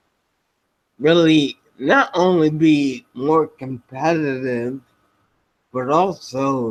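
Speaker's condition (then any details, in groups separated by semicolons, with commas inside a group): Spinocerebellar ataxia type 7, SCA7; speech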